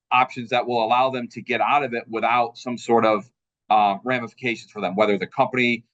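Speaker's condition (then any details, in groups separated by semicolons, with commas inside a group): No condition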